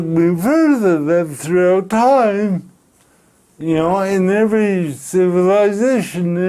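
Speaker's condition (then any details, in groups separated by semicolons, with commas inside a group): Cerebral palsy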